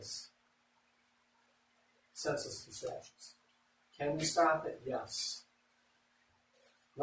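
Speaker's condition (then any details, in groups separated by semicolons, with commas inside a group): No condition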